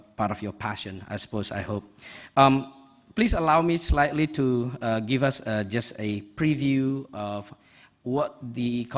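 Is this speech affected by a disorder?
No.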